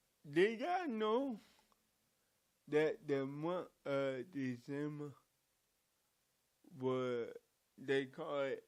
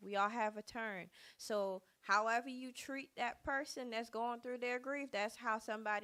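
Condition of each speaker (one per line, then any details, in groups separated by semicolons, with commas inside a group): Cerebral palsy; from birth
No condition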